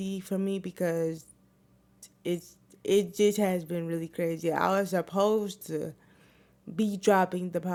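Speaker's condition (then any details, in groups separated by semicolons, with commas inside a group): Cerebral palsy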